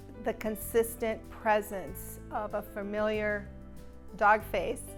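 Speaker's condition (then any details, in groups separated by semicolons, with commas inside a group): No condition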